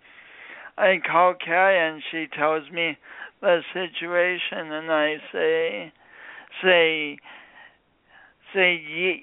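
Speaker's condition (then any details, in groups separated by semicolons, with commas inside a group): Speech impediment from birth injury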